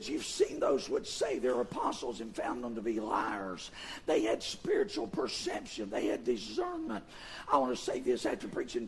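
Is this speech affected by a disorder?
Yes: vocal fold paralysis, bilateral; speaks with false vocal folds; both vocal cords paralyzed.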